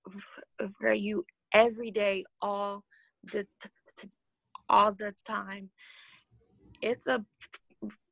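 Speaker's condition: Stuttering; long-standing stutter, years of speech therapy, severe stuttering and painful speeches in high school, not cured; two new techniques since The Steve Harvey Show, where Steve Harvey helped her speak fluently; less stuttering when unobserved, with close friends, or arguing, more when upset; repeated sounds

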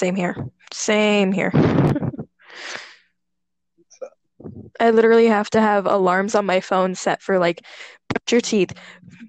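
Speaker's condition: No condition

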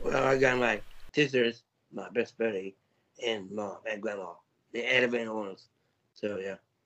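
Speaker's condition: Down syndrome; extra 21st chromosome; still in speech therapy; lax muscles around mouth make speech more difficult, still communicates across languages

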